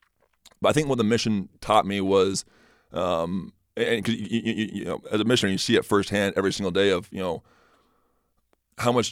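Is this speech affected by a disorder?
Yes: stutter; stutter first noticed in high school, magnified on mission while learning Spanish; past speech therapists helped a little, detailed preparation learned from coach Lewis at Lone Peak; trips over words, can't get words out off the cuff, less when prepared, confident; here repeated sounds.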